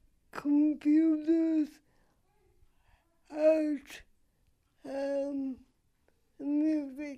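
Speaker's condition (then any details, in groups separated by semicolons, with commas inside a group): Cerebral palsy; including getting up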